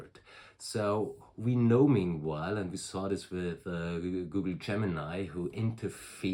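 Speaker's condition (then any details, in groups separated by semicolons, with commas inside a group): No condition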